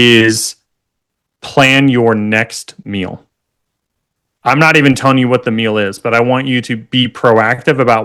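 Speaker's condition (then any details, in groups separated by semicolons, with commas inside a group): No condition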